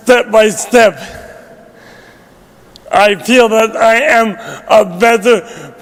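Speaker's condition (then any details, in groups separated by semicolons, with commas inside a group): Traumatic brain injury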